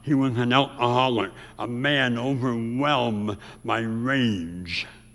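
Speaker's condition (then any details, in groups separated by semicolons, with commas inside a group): Severe speech impediment; from early childhood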